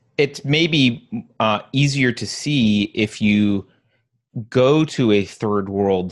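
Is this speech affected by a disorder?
No.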